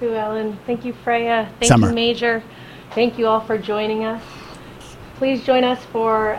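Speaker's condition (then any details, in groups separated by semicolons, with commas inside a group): No condition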